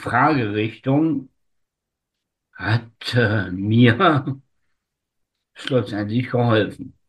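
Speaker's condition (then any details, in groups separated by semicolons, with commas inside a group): Spastic tetraparesis; oxygen deprivation during delivery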